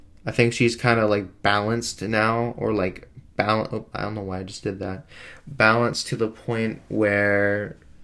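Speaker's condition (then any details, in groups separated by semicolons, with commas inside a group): No condition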